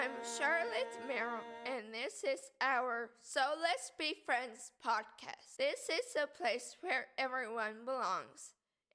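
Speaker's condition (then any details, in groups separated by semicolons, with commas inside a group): Cerebral palsy; brain injury, poor muscle control throughout body; hard to talk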